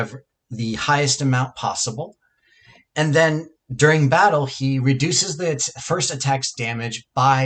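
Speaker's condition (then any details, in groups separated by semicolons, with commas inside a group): No condition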